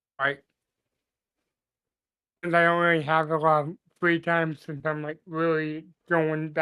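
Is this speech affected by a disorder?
Yes: cerebral palsy.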